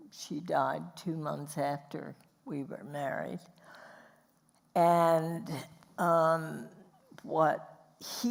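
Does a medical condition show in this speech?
Yes: spasmodic dysphonia.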